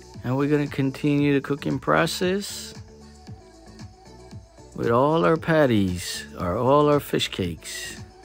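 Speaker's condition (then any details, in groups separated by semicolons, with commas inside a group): No condition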